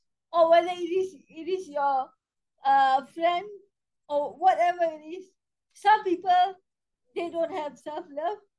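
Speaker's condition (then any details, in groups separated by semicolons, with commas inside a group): Cerebral palsy spastic quadriplegia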